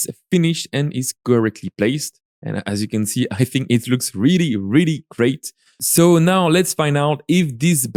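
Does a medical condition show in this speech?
No.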